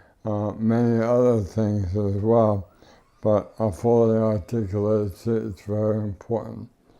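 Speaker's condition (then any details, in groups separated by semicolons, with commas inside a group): ALS; progressing, breathing mask nightly and some days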